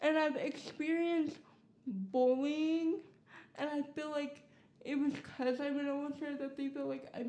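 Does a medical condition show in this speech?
Yes: cerebral palsy.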